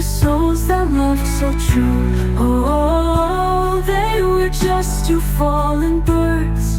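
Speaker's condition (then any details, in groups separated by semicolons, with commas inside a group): No condition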